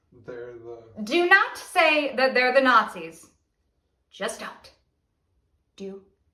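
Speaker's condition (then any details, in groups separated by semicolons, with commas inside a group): No condition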